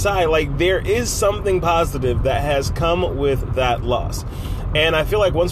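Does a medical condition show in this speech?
No.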